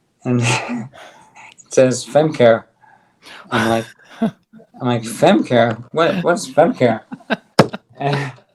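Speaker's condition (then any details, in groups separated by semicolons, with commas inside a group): ALS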